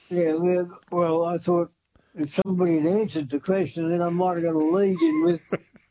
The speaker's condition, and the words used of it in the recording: Parkinson's disease. Yeah, it might be my little problem that I have with the Parkinson's.